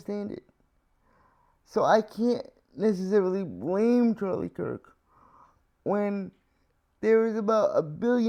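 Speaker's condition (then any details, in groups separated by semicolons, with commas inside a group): Cerebral palsy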